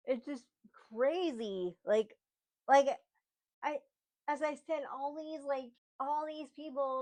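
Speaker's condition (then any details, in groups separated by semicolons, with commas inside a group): Cerebral palsy, spastic; from birth, muscle spasms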